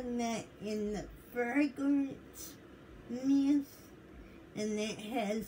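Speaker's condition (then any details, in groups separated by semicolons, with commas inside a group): Cerebral palsy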